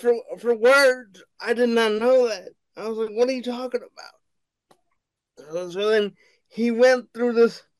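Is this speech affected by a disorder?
Yes: cerebral palsy; wheelchair bound.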